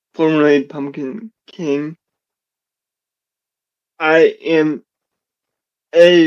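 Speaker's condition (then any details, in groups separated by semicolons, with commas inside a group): Generalized dystonia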